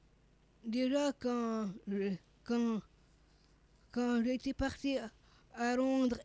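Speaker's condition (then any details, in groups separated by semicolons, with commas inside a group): Down syndrome (trisomy 21); age 39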